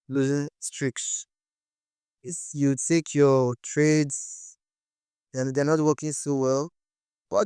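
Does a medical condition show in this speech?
No.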